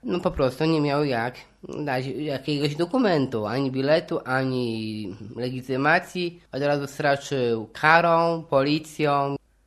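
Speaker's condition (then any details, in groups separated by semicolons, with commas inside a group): Down syndrome; turning 28 this year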